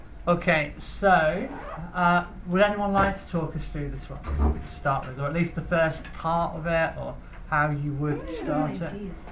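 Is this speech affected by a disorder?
No.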